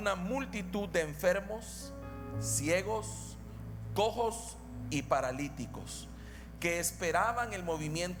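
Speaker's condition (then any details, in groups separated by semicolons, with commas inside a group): No condition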